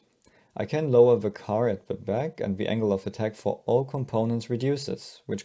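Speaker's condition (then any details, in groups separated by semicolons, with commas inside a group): No condition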